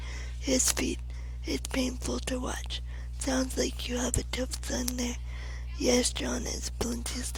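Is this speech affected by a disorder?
Yes: cerebral palsy.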